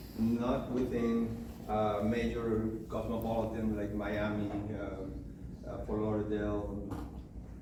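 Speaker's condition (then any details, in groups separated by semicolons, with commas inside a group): No condition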